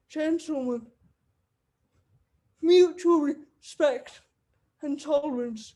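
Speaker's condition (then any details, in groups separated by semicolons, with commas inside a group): Cerebral palsy; wheelchair user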